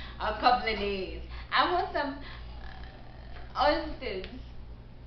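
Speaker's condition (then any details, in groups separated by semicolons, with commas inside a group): Cerebral palsy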